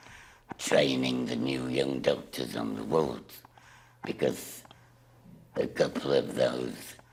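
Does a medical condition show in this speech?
Yes: laryngectomy; total laryngectomy for throat cancer, radiation; still has voice after operation.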